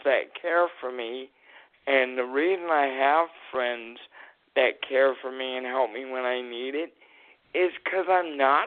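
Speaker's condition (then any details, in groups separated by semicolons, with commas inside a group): Cerebral palsy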